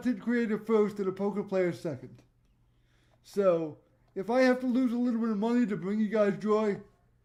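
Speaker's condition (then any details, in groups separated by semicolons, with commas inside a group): Cerebral palsy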